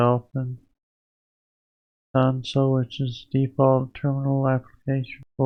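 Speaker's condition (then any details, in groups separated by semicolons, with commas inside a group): Parkinson's disease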